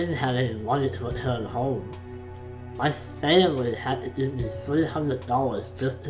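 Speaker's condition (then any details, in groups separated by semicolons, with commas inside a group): Facial palsy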